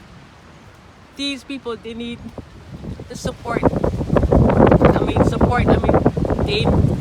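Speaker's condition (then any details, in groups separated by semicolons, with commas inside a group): No condition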